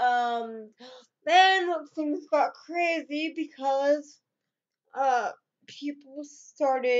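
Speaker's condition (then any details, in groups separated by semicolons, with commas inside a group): Cerebral palsy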